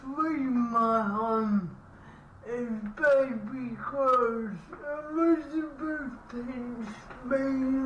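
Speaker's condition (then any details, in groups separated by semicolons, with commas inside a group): Cerebral palsy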